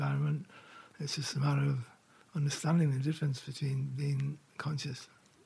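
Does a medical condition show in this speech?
Yes: Parkinson's; diagnosed about 4 years ago.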